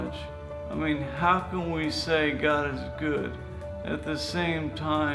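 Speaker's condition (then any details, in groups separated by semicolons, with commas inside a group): ALS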